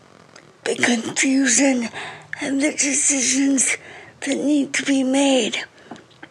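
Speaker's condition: Cerebral palsy; wheelchair user, affects reading, speech and more; uses iPad text-to-speech to read passages aloud; reading very slow

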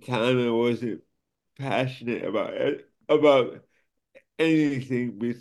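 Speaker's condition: Cerebral palsy; affects speech and motor skills

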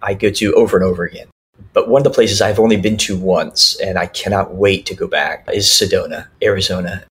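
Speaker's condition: Cleft lip and palate; speech classes in childhood

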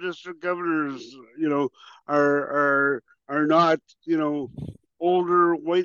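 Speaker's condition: Cerebral palsy; past childhood orthopedic surgeries like hip and heel cord operations, some 40 years ago

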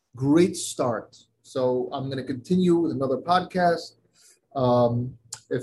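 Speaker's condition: No condition

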